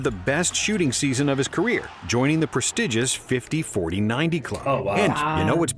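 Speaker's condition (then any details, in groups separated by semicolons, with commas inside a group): No condition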